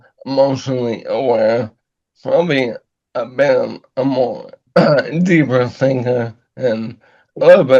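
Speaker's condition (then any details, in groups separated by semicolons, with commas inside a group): ALS; about two years since onset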